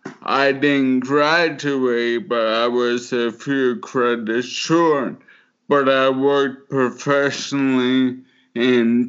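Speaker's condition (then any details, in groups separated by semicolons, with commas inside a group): Motor neuron disease; can no longer dance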